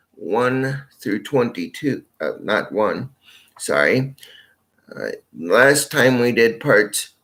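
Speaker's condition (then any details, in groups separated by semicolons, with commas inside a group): Cerebral palsy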